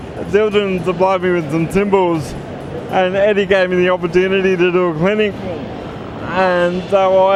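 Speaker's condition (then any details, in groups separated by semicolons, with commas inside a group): Cerebral palsy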